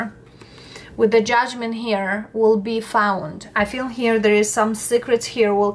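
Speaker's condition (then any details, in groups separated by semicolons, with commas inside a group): No condition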